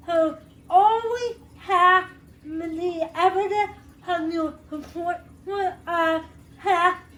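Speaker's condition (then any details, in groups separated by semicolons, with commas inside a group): Cerebral palsy, spastic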